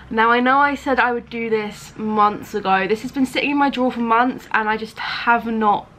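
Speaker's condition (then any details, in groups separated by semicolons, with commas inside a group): No condition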